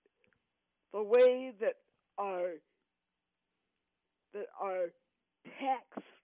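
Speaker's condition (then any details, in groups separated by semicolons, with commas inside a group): Cerebral palsy; 18 years of speech therapy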